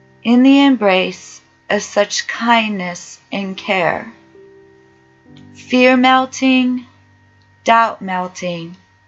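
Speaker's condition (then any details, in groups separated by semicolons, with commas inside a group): No condition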